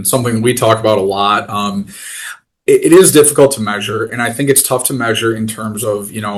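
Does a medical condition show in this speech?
No.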